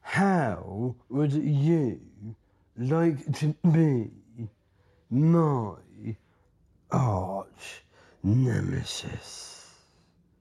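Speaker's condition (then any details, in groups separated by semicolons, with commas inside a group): Down syndrome; told when very young would never read or speak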